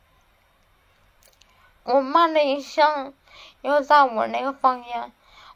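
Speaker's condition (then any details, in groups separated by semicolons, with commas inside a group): Cerebellar atrophy, hereditary; untreatable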